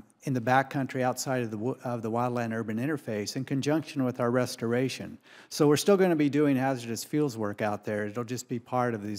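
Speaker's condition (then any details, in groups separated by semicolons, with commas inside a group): No condition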